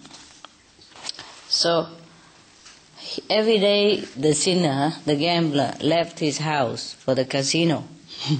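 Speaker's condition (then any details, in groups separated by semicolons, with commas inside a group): No condition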